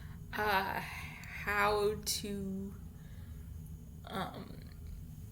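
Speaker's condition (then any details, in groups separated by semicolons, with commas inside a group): Cerebral palsy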